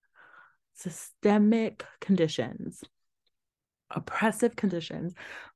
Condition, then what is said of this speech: Stuttering. The reason why I speak authentically, like myself, like for example, this podcast, all over the place, ADHD.